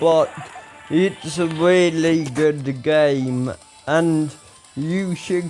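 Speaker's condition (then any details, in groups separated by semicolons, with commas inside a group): Ataxia; speech recently worse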